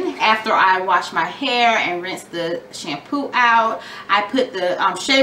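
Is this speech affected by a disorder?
No.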